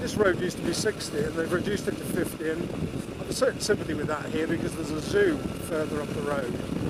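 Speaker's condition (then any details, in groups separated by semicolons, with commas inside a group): No condition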